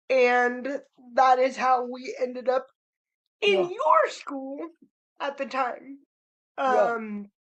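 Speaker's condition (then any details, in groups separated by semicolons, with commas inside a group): Cerebral palsy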